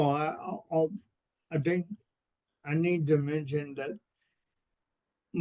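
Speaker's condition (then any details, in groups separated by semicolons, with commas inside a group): Cerebral palsy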